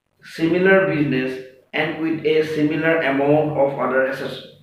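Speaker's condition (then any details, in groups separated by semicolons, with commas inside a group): No condition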